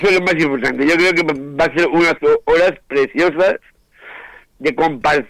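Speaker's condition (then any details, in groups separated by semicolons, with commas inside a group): Down syndrome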